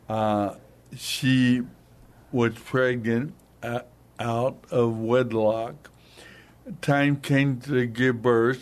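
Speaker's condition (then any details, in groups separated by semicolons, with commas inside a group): Hemorrhagic stroke, hemorrhagic, basal ganglia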